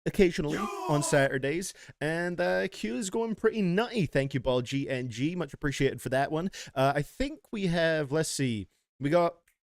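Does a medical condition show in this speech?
No.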